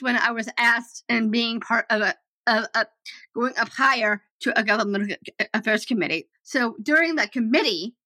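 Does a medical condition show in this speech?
Yes: Down syndrome; developmental disability.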